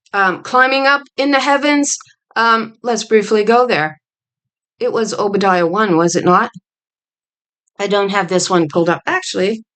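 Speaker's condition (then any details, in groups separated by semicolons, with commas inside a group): No condition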